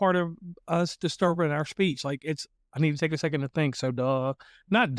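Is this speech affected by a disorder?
No.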